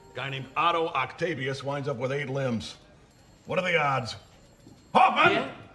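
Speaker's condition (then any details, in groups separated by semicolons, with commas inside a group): No condition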